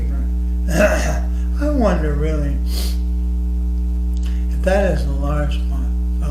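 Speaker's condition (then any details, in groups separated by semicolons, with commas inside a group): ALS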